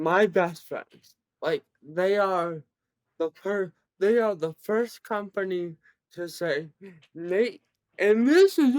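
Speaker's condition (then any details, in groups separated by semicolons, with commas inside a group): Cerebral palsy; present from birth, severe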